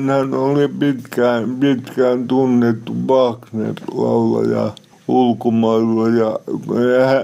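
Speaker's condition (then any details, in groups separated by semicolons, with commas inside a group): Cerebral palsy; from birth, hypoxia when stuck on mother's tailbone during delivery, mainly mobility impairment, limits movement, speech; somewhat unclear, self-described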